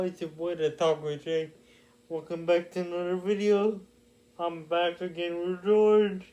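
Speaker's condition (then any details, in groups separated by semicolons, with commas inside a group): Cerebral palsy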